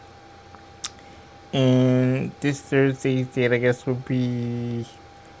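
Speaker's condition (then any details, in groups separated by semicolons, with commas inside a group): Cerebral palsy; diplegia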